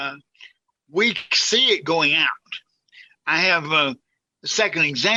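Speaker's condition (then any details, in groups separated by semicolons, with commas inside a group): Cerebral palsy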